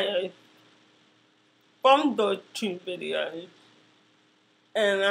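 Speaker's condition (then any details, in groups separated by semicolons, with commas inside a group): Cerebral palsy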